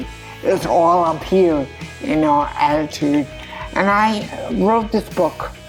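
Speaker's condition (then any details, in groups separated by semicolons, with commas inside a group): Cerebral palsy; lifelong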